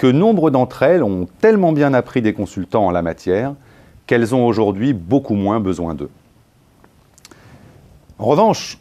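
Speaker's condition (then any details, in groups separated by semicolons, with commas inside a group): No condition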